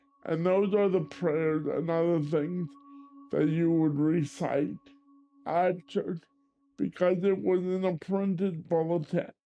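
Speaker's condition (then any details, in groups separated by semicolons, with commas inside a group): Cerebral palsy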